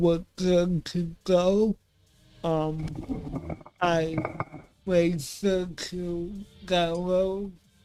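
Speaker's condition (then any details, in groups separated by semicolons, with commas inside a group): Cerebral palsy; affects voice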